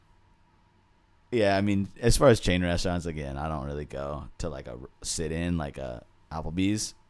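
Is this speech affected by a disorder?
No.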